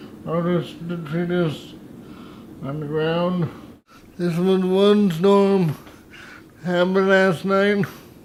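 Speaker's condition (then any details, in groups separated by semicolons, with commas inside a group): Cerebral palsy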